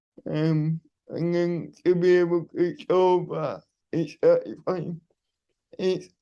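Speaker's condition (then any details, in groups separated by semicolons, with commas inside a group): Cerebral palsy; wheelchair user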